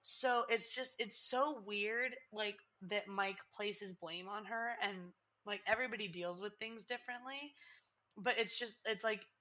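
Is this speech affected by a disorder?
No.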